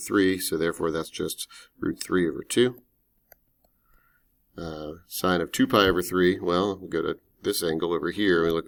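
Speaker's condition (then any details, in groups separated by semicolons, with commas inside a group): No condition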